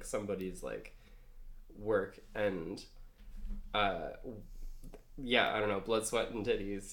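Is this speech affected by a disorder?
No.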